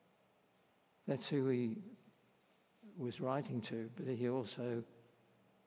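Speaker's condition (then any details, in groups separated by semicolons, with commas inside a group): Parkinson's disease; unpredictable effects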